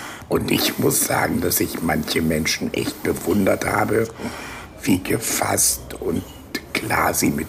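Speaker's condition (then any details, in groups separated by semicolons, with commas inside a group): Laryngectomy after laryngeal cancer; total laryngectomy for laryngeal cancer, shunt valve voice prosthesis in tracheoesophageal fistula; presses tracheostoma shut, air redirected to pharynx, pharyngeal segment vibrates like vocal folds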